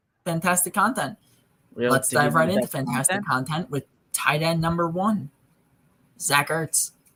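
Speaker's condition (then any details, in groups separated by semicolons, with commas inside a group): No condition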